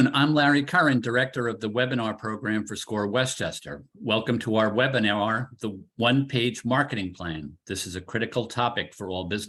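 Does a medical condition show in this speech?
No.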